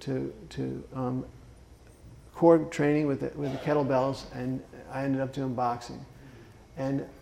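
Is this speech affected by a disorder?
Yes: Parkinson's disease; Parkinson's onset age 41, about 12 years' history, first tremoring hand and no arm swing after thumb surgery, left foot dystonia; says some words are hard or tough to say.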